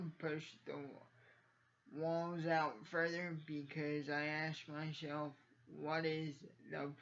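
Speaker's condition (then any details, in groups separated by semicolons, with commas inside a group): Cerebral palsy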